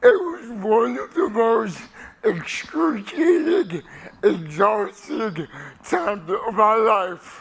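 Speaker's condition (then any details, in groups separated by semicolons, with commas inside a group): Cerebral palsy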